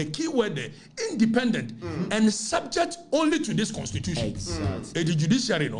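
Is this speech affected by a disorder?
No.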